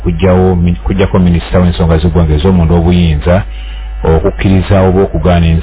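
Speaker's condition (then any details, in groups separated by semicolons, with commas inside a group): No condition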